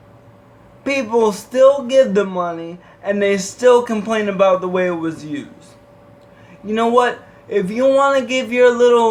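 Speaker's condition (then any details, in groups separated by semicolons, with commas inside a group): Cerebral palsy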